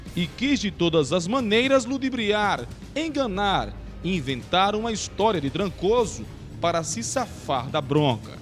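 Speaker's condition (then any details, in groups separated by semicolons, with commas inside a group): No condition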